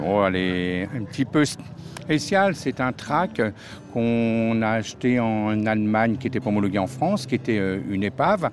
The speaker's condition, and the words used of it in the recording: Stuttering. Je crois que vous avez dû peut-être entendre au micro, je suis un petit peu bègue, et c'est vrai.